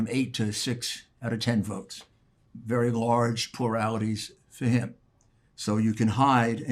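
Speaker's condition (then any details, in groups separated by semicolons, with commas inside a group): No condition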